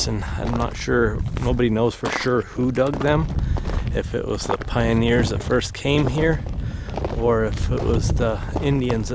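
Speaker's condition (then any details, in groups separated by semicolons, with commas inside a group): No condition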